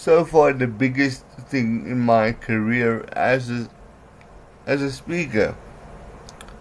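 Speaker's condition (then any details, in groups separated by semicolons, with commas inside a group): Cerebral palsy; writing difficult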